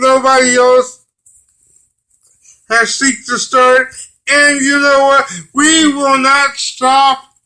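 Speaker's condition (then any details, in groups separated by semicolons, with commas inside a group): Cerebral palsy; brain damage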